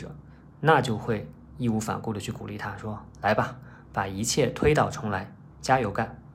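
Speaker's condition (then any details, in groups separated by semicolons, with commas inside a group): No condition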